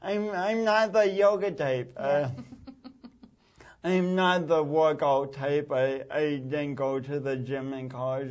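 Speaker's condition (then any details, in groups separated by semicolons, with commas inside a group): Speech impediment from birth oxygen loss; born a few weeks early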